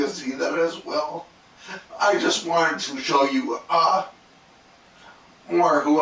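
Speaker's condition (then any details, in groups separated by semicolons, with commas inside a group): Cerebellar ataxia from brain tumour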